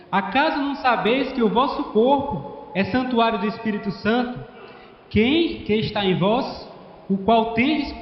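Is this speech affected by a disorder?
No.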